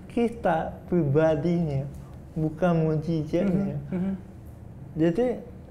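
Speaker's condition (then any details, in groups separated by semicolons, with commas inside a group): Cerebral palsy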